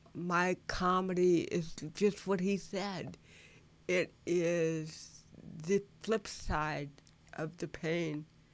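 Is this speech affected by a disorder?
Yes: cerebral palsy; lifelong.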